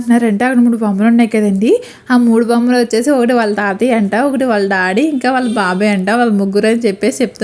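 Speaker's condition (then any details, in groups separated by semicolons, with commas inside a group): No condition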